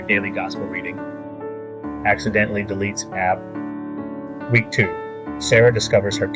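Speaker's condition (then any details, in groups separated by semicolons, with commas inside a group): No condition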